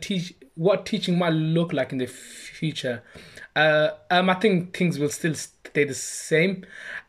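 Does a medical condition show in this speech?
Yes: stammer; stammer since childhood, spoke little when young to hide it; age 26, ongoing stammer; struggles to say own name, slow to get out, less stammering with put-on Birmingham accent or exaggerated speech; here prolonged sounds, blocks.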